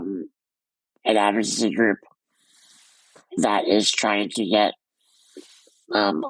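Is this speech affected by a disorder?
Yes: muscular dystrophy.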